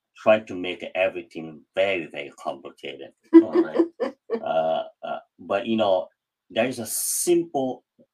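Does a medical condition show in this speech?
Yes: cleft palate; hard to speak growing up, could not say every word even in high school, mocked for speech.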